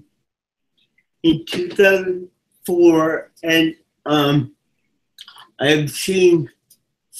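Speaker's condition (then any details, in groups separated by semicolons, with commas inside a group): Cerebral palsy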